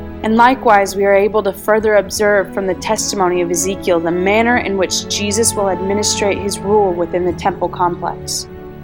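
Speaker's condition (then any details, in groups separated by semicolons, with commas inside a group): No condition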